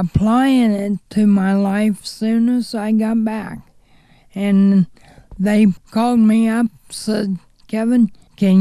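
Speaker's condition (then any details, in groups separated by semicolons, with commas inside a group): Cerebral palsy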